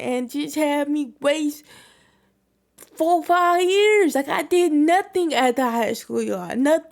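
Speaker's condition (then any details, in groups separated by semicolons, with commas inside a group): Cerebral palsy; wheelchair user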